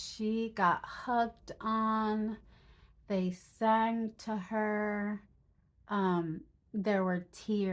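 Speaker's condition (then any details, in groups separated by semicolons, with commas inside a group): No condition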